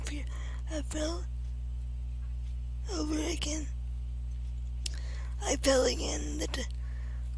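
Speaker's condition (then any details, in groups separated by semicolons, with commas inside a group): Cerebral palsy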